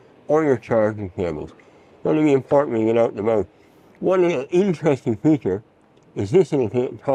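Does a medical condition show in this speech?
Yes: mouth cancer surgery.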